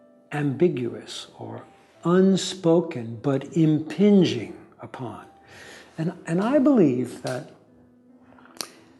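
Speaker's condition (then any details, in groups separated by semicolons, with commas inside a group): No condition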